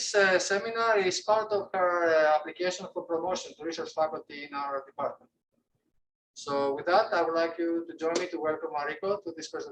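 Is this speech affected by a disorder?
No.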